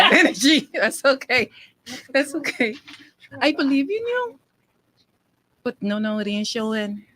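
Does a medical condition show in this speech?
No.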